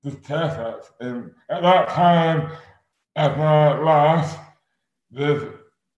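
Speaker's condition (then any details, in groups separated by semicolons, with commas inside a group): Dystonia; sudden overnight adult onset, affects speech and arms, suspected congenital jaw defect plus rugby hits, damaged TMJ; 12 years since onset, progressed, hands partly lost and curled inwards, Botox injections, diagnosed by London neurologist; incredibly slurred, dramatically impaired, worse at onset with eating difficulty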